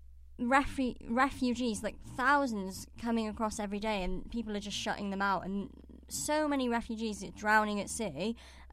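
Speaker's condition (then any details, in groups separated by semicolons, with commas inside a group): Cleft palate; congenital cleft palate, bottle fed as infant, could not breastfeed or eat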